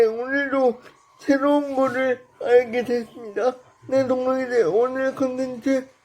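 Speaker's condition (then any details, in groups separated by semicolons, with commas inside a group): Brain lesion disability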